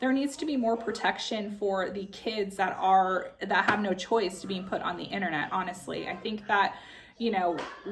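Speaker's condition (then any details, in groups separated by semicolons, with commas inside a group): No condition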